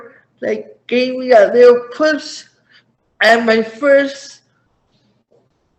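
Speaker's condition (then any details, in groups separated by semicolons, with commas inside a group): Cerebral palsy; from birth; first talked around age five, atypical speech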